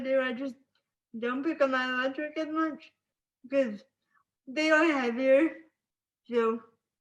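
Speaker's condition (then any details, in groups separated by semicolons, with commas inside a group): Spastic cerebral palsy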